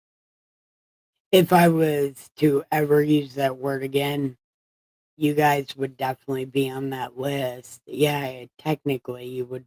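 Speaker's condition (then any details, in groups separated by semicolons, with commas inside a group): Brain injury; about 10 years after injury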